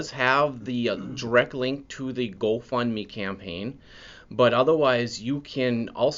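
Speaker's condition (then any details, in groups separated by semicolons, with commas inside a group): No condition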